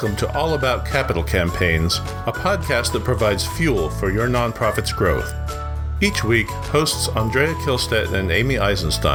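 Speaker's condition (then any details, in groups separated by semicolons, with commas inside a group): No condition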